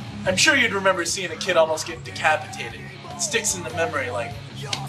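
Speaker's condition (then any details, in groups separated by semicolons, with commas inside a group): No condition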